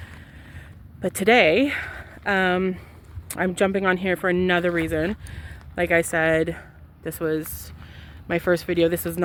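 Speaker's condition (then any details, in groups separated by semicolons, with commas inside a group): No condition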